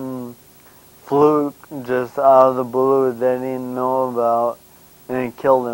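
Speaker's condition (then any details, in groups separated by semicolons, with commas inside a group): Brain injury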